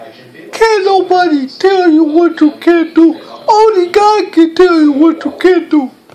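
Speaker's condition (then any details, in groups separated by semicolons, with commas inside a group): Cerebral palsy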